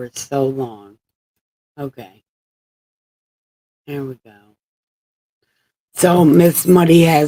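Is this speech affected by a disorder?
Yes: brain injury; about 10 years after injury.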